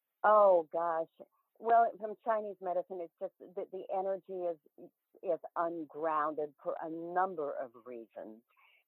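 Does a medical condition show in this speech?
No.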